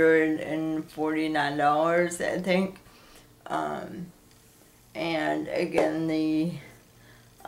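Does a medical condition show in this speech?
Yes: cerebral palsy.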